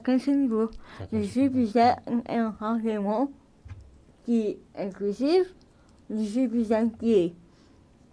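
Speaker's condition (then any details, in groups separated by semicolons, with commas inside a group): Cerebral palsy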